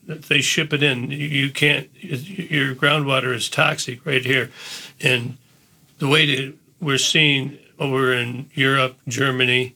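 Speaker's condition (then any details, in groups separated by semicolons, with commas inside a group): Parkinson's disease; first symptom hand cramping while still broadcasting, diagnosed about 11 years ago, progressive over years; once could not speak on live tv, diagnosed 2 days later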